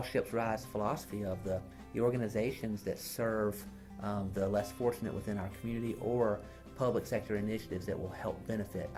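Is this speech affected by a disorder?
No.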